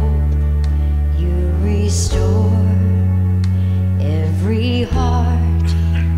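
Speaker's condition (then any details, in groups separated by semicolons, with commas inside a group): No condition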